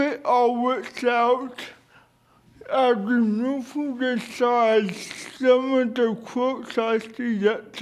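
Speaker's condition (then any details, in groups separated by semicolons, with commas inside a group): Cerebral palsy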